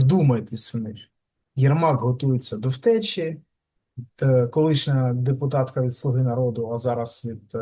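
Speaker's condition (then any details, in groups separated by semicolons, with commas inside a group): No condition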